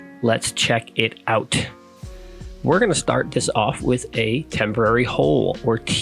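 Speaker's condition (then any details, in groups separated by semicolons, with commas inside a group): No condition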